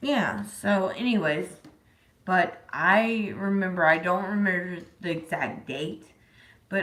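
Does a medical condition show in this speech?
Yes: disability causing slurred speech.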